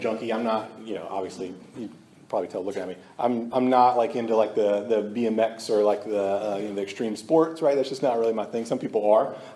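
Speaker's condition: No condition

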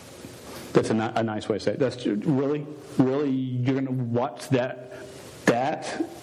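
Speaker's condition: Stuttering; once fought calling to teach because unable to talk; repeated sounds, repeated words

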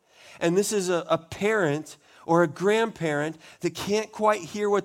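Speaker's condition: No condition

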